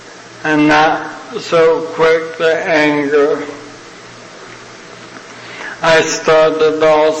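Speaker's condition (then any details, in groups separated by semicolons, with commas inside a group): ALS (Lou Gehrig's disease); young onset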